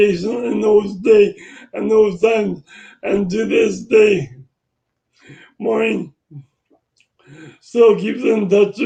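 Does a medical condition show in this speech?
Yes: brain injury.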